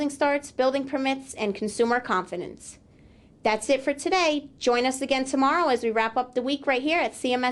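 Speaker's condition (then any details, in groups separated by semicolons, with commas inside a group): No condition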